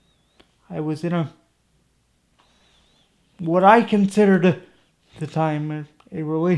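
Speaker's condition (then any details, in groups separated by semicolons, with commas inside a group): Cerebral palsy; from birth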